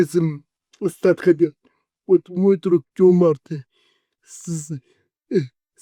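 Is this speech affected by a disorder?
Yes: cerebral palsy; 40 years with condition.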